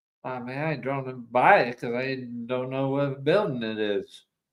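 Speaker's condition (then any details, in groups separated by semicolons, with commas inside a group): ALS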